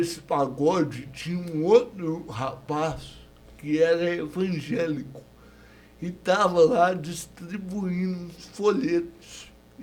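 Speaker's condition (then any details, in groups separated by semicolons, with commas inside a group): Cerebral palsy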